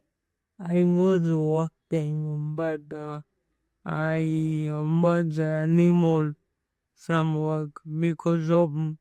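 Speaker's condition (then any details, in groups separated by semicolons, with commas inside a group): Amyotrophic lateral sclerosis; slurred slow speech, eating and drinking difficulties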